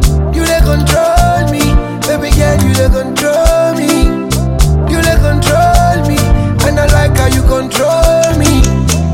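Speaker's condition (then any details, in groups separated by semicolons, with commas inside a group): No condition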